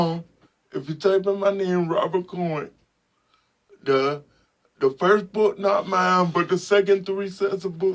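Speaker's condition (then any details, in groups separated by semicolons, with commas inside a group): Spastic quadriplegic cerebral palsy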